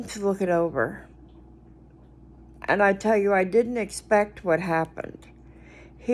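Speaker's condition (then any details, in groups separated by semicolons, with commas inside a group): Cerebral palsy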